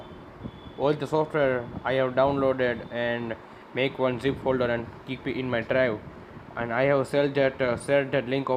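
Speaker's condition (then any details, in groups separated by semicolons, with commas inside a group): No condition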